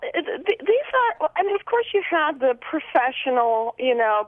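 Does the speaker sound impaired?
No.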